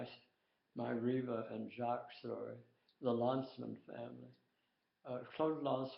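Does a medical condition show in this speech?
Yes: tongue cancer.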